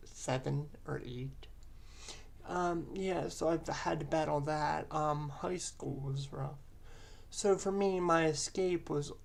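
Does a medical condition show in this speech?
Yes: cerebral palsy; present from birth; about 30 years since birth.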